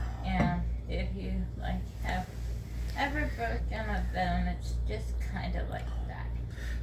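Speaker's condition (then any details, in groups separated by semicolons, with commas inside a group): Dystonia; 18p deletion, left arm affected, head moves side to side; DBS surgery scheduled, left arm symptom visible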